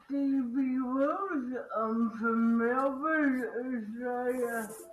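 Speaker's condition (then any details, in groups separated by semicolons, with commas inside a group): Cerebral palsy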